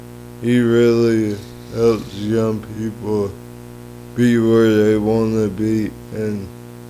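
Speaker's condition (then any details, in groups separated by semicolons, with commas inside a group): Cerebral palsy; lifelong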